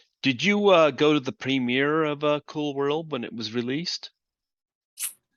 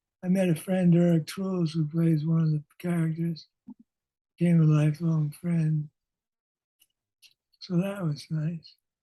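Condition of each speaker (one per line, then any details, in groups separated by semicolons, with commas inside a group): No condition
Parkinson's disease; progressing; lost former character voice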